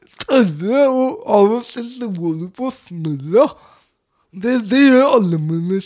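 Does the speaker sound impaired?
Yes: cerebral palsy; speech difficulties.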